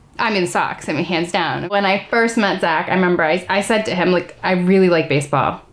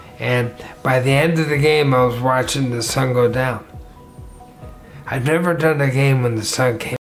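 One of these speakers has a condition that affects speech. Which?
The second: ALS; 7 years after onset.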